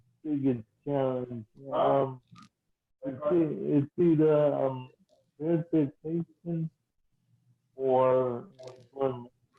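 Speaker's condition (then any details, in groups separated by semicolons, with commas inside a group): Cerebral palsy, mild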